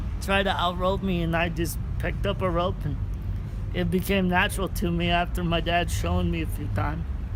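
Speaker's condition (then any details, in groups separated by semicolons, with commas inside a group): Cerebral palsy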